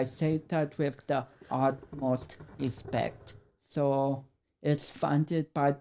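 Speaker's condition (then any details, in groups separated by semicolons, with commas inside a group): Cerebral palsy; impaired speech coordination, must slow down, concentrate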